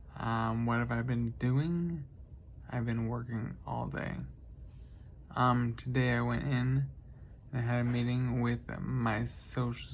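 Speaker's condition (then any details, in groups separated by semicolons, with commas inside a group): Traumatic brain injury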